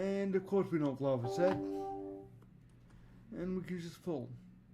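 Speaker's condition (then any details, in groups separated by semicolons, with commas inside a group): Cerebral palsy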